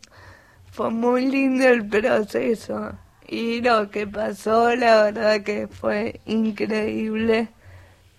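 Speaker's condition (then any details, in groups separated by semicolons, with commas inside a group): Cerebral palsy; cerebral palsy from birth, respiratory arrest at birth and again at 12 hours, acquired language; not getting stuck at all at this moment per host; answer formed in head but hard to get out, needs waiting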